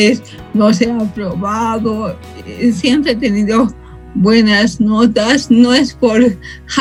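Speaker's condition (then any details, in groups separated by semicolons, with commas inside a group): Cerebral palsy from birth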